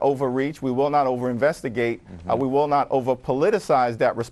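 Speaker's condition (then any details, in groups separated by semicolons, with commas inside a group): No condition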